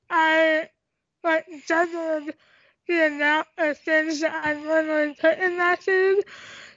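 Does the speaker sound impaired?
Yes: tracheostomy; congenital cystic hygroma of head and neck, lymphatic system, cysts in airway and esophagus, 50-60 surgeries; doctors predicted never talking, learned to talk, unable to swallow, breathing effortful when running.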